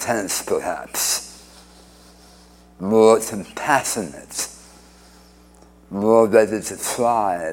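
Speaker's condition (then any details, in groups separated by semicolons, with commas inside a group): Speech impediment after cancer surgery; no speech with tracheostomy after surgery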